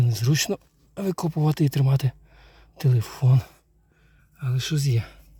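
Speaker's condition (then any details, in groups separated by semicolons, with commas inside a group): No condition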